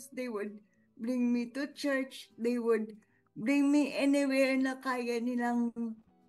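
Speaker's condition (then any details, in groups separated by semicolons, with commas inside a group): Cerebral palsy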